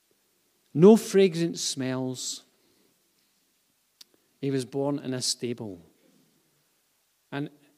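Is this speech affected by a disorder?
No.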